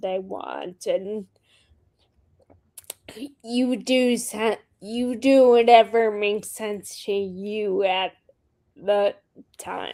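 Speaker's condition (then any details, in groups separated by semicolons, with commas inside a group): Friedreich's ataxia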